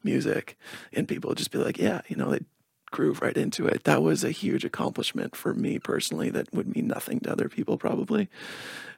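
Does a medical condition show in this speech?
Yes: spasmodic dysphonia; Botox every 6 weeks offered.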